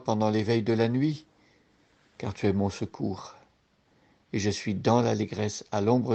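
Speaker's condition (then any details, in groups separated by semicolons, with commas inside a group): No condition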